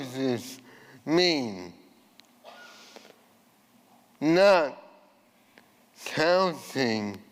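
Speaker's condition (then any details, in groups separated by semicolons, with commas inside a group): ALS; voice changed from earlier resonant voice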